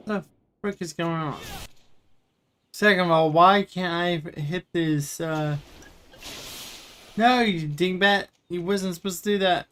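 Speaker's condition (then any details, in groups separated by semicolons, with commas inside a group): Cerebral palsy; wheelchair user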